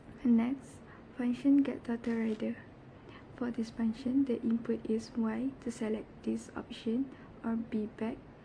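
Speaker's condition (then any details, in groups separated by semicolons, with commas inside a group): No condition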